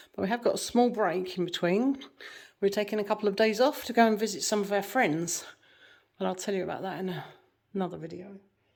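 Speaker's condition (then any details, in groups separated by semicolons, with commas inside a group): No condition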